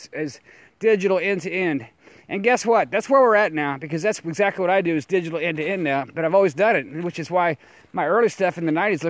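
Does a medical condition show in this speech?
No.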